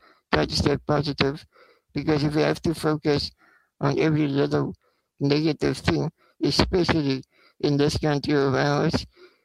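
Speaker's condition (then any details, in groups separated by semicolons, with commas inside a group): Spinal muscular atrophy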